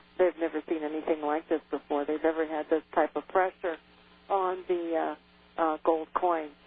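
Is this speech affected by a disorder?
No.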